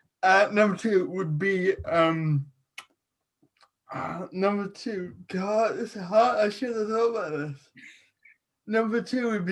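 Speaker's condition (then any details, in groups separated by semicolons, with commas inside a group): Cerebral palsy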